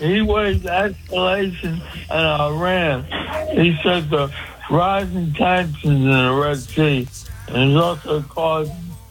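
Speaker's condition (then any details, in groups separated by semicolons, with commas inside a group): Speech impediment; cause unclear, stabbed by girlfriend and hit on head with ashtray years ago; calling in by phone, loud background noise on line; host says cannot hear caller on phone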